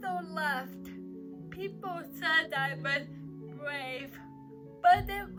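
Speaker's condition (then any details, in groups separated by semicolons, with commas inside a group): Cerebral palsy; uses crutches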